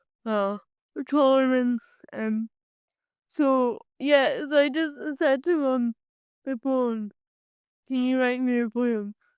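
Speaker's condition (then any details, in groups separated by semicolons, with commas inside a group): Cerebral palsy; from birth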